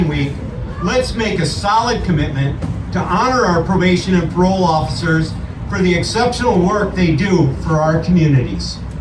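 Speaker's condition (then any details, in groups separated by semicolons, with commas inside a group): No condition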